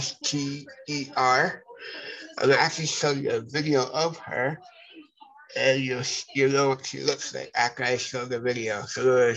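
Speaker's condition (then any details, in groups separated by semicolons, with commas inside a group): Cerebral palsy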